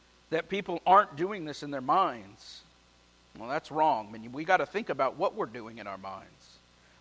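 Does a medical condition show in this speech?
No.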